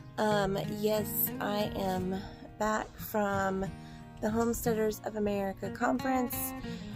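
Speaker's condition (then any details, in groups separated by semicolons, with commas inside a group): No condition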